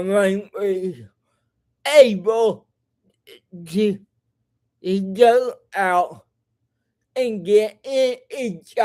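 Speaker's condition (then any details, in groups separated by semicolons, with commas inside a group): Cerebral palsy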